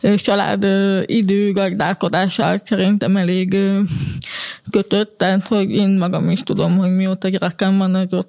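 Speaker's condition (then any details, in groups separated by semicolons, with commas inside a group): Hearing loss; relies on lipreading; communicates in spoken language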